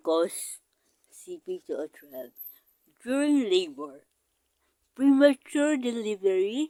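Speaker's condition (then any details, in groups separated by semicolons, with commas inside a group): Cerebral palsy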